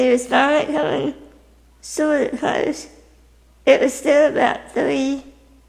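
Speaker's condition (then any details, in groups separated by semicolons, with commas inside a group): Spinal muscular atrophy type 2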